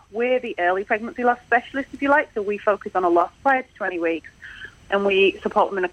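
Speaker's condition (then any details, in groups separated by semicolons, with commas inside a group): No condition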